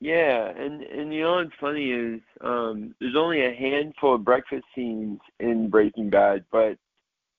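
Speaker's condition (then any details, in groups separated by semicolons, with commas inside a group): Cerebral palsy, mild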